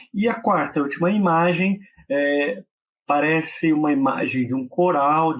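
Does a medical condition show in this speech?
No.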